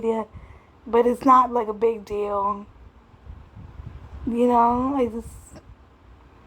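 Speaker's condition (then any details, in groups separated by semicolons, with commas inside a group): Cerebral palsy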